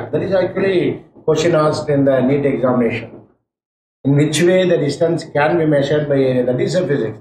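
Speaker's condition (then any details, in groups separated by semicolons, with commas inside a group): No condition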